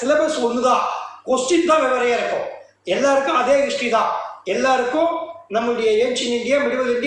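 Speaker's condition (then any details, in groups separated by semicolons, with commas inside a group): No condition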